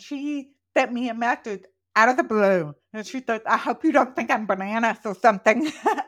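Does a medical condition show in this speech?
Yes: profoundly deaf, congenital; born profoundly deaf, hearing aid wearer, learned to speak orally, does not know sign language; accent from deafness, not British, described as accent from nowhere.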